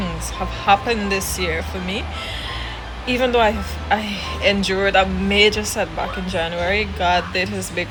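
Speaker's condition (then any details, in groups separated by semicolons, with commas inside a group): No condition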